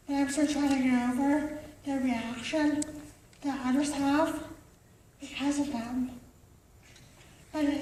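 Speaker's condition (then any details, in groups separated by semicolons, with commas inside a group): Cerebral palsy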